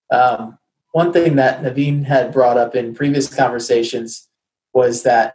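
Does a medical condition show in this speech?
No.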